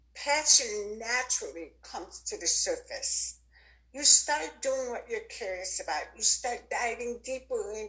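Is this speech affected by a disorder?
Yes: deafness; born with normal hearing, progressive hearing loss from age 9, from barefoot water skiing; total hearing loss since age 19.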